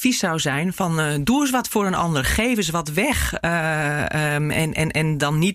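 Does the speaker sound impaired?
No.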